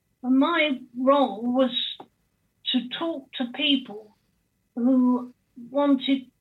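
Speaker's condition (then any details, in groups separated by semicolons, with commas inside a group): Cerebral palsy quadriplegia; born 3 months premature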